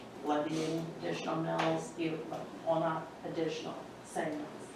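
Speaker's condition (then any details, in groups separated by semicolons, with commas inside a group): No condition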